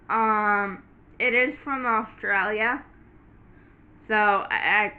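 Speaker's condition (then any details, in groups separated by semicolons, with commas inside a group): Cerebral palsy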